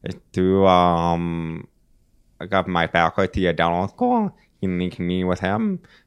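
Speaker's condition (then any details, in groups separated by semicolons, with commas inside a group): Profound deafness, congenital, bilateral profound; speech therapy about an hour a day until high school graduation, learned pronunciation, speaks very well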